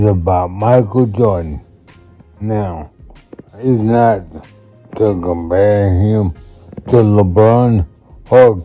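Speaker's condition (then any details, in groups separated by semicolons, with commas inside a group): Multiple sclerosis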